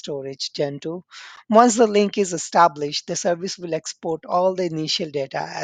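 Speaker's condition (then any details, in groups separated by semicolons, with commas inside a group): No condition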